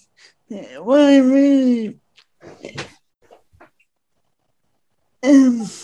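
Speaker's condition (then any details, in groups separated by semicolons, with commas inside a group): Speech impediment; disabled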